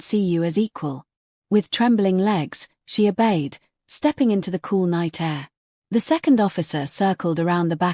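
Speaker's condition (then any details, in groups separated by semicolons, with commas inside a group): No condition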